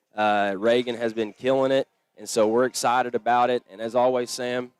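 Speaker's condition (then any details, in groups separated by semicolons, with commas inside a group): No condition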